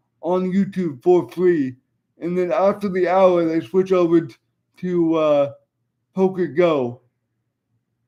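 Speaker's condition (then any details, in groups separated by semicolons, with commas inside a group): Cerebral palsy; voice tone sometimes odd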